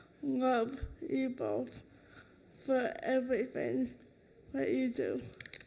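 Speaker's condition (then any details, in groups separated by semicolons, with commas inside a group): Cerebral palsy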